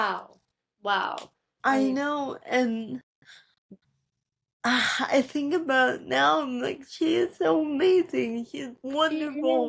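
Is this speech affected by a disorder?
Yes: cerebral palsy; speech therapy as child.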